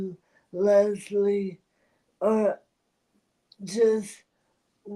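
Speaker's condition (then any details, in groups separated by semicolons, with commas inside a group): ALS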